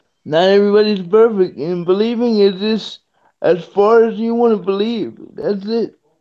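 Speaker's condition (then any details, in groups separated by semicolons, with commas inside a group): Cerebral palsy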